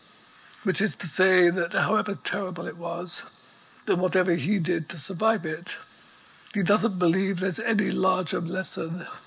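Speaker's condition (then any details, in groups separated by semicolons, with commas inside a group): ALS; needs amplifier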